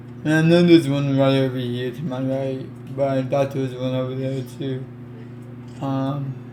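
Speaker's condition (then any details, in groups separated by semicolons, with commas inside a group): Cerebral palsy; affects legs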